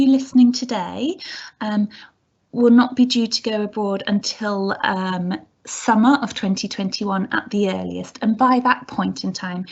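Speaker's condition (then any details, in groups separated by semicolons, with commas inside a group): No condition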